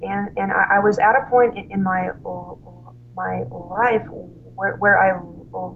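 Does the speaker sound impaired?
Yes: stuttering; severe stuttering at college start, fluency temporarily improved by drinking alcohol, works as school slp; stutters openly, cannot hide it, discloses stuttering to parents, feels in control; noticeable stuttering that cannot be hidden, more fluent when drinking then; here repeated sounds, repeated words.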